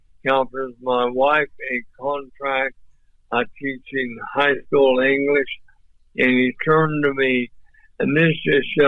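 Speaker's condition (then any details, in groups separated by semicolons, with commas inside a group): ALS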